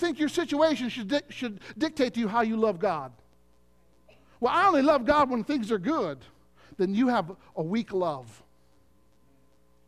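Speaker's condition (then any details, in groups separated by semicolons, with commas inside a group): No condition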